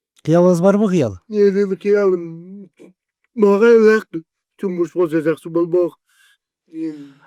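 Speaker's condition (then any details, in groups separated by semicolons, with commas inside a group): Cerebral palsy; 40 years with condition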